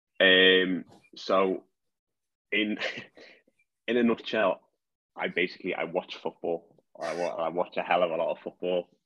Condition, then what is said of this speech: Stuttering. And that's obviously whenever I make a phone call, I have to overcome a stammer.